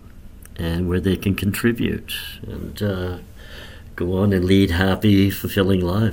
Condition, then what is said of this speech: Cleft palate. And I started talking about, and you can see how serious his case is, and but that little guy now does cartoon voices for part of his living.